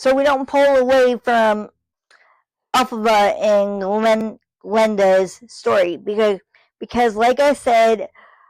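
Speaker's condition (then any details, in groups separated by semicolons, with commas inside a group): Cerebral palsy, spastic; from birth, muscle spasms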